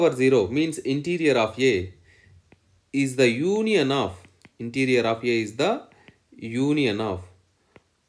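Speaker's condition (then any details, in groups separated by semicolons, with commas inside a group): No condition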